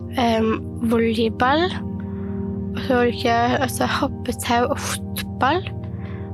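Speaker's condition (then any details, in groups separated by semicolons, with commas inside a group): Down syndrome; needs more time to learn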